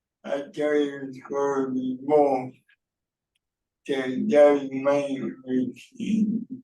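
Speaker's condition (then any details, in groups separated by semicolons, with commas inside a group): Cerebral palsy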